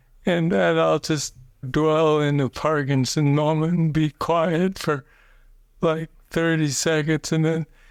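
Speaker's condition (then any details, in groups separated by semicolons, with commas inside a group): Parkinson's disease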